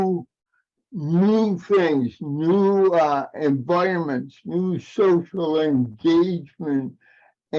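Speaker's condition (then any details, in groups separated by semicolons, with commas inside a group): Cerebral palsy; aging adult, past 40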